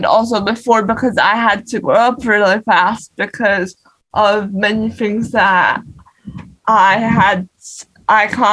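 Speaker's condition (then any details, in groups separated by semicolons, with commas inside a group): Cerebral palsy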